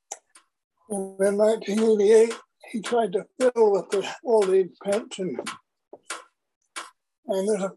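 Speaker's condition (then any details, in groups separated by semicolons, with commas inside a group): Parkinson's disease; young onset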